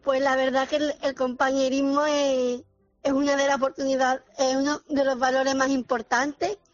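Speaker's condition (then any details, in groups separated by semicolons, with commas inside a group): Down syndrome; trisomy 21, genetic cause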